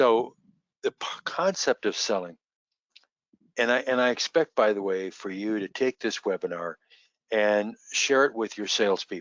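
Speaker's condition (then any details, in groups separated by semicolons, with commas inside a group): No condition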